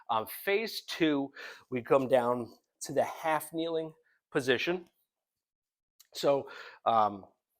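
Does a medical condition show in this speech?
No.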